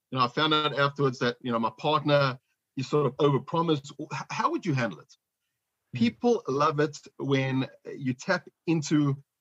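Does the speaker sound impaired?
No.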